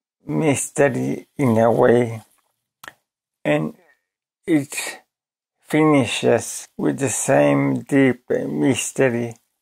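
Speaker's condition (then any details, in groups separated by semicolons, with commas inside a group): ALS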